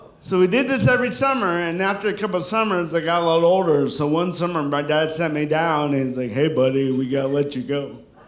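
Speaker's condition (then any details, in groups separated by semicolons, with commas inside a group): Cerebral palsy; from birth; sounds drunk, constant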